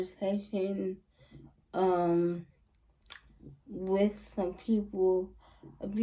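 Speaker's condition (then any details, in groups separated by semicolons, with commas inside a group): Cerebral palsy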